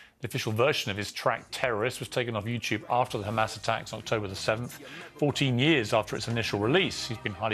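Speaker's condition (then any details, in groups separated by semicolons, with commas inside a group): No condition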